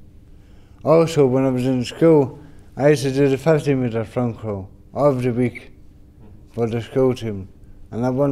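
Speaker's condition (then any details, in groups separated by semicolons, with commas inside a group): Brain injury; spasticity, left hand fixed, deafness; mild speech impediment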